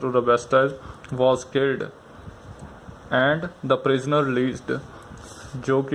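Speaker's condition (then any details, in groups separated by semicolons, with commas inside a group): No condition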